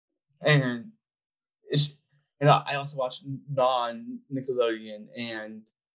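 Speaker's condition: Down syndrome; public speaker

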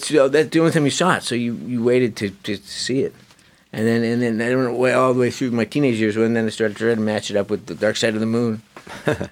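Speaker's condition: Parkinson's disease; young onset

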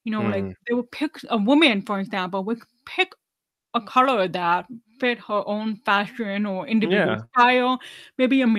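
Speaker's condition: Deafness; about 99 percent hearing loss, hearing aids worn whole life, cochlear implant candidate but declined; wears hearing aids, relies heavily on lip reading, does not sign, not fluent in ASL

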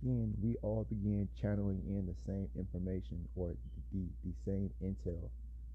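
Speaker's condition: No condition

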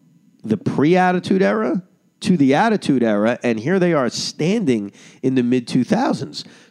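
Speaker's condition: No condition

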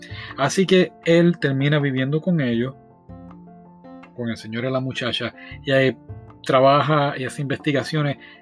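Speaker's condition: No condition

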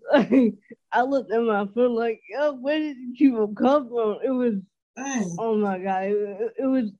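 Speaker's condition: Dysarthria; understandable

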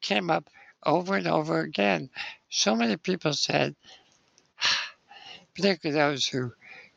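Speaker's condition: Spinal muscular atrophy; age 60

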